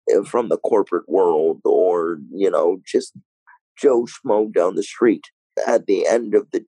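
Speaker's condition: Cerebral palsy, mild

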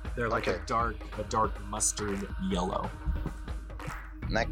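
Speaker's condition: No condition

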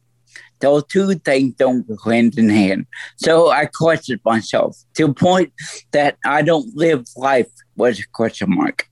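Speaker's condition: Stroke; voice altered since stroke, lasting effect

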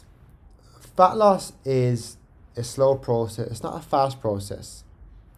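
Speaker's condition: No condition

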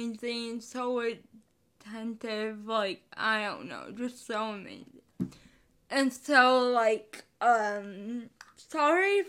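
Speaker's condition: Spastic cerebral palsy; mixed type, mostly spastic

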